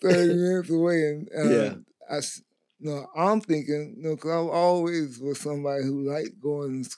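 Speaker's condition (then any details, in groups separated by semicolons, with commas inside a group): Stroke; stroke at 17, football hit, hydrocephalus, blocked neck artery, surgery Scottish Rite Atlanta, TBI, face transplant; babbling, uncontrollable drooling, slurred speech mother could not understand at onset, persisted after brain surgery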